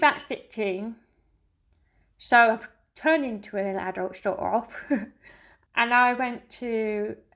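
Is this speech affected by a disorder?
Yes: deafness; dances by counting and following partner Giovanni's lead, not the music.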